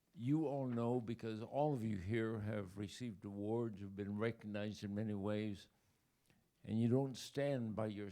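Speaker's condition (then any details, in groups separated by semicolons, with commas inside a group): ALS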